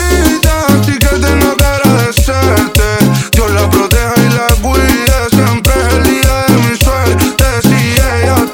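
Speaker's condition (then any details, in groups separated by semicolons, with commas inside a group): No condition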